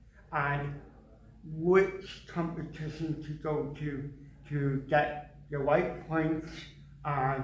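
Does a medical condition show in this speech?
Yes: cerebral palsy; mild, ataxic type.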